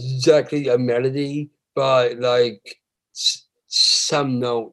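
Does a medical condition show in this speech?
Yes: Down syndrome.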